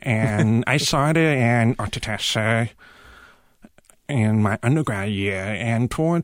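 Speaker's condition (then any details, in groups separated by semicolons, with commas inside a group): Profound deafness; uses cochlear implants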